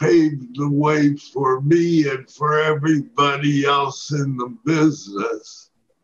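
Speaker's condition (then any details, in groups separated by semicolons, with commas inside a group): Parkinson's disease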